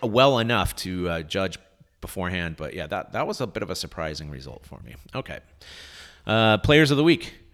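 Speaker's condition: No condition

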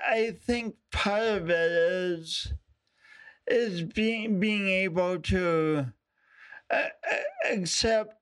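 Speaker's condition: Speech impediment; since childhood

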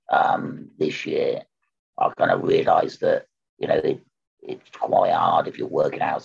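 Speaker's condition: Total laryngectomy; total laryngectomy at Churchill

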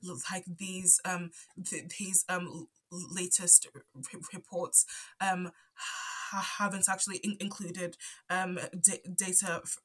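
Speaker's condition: Stutter; onset around age 5 after move from Zambia to UK, none before per parents, cause unknown; stutters here and there, stutter affects talking, often stays quiet to avoid stuttering; repeated sounds, prolonged sounds

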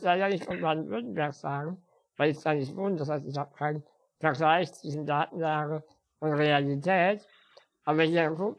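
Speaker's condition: Spinal muscular atrophy; uses wheelchair

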